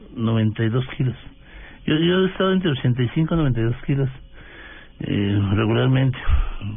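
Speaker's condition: Parkinson's disease; neurologist-prescribed walking

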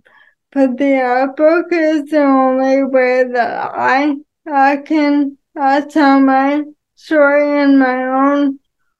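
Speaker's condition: ALS; quick early progression

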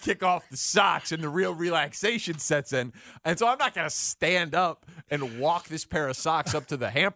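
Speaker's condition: No condition

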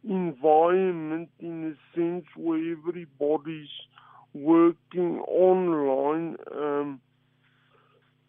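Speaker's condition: Cerebral palsy; physical limitations requiring adjustments, types with single finger, reduced typing speed and accuracy; affects speed of communication

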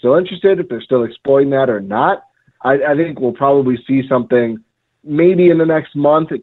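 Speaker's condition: No condition

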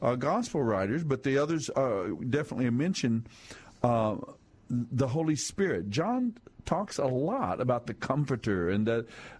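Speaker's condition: No condition

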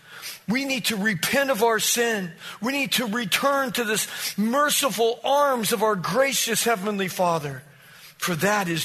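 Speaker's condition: No condition

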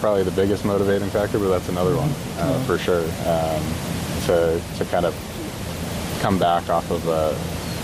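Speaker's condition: No condition

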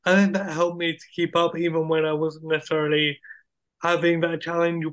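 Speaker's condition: Cerebral palsy; wheelchair user

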